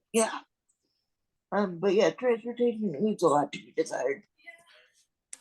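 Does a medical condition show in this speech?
Yes: cerebral palsy.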